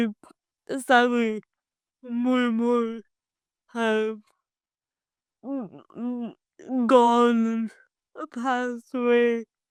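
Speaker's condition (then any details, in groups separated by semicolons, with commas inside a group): Cerebral palsy; from birth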